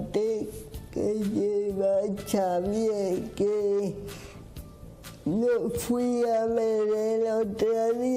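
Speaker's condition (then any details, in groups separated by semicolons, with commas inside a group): Cerebral palsy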